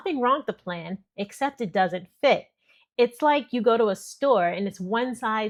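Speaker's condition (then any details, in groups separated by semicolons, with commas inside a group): No condition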